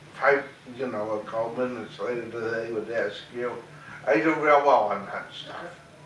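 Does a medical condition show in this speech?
Yes: cerebral palsy; very mild form; mainly affects speech.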